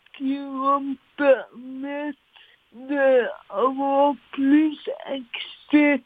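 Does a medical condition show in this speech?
Yes: cerebral palsy; since birth, oxygen loss to brain during delivery, all four limbs affected, walks slowly, spasms; speech affected, listeners must pay attention to follow.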